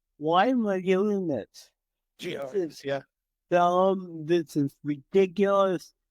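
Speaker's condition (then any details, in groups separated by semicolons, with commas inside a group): Cerebral palsy; from birth, entire left side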